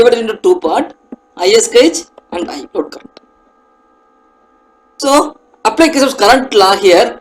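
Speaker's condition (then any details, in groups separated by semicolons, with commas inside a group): No condition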